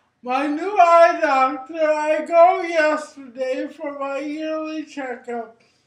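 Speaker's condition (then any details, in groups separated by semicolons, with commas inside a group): Cerebral palsy; brain injury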